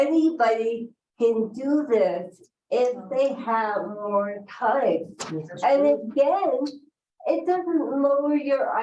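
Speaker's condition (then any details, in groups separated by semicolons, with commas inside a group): Cerebral palsy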